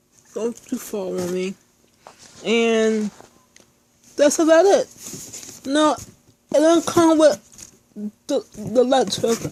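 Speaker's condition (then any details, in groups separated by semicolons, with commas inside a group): Speech impairment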